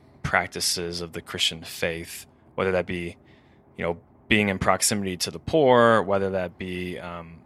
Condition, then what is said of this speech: None; typical speech.